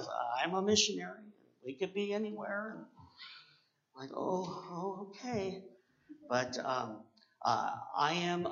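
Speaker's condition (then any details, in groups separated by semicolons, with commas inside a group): Cleft palate; congenital cleft palate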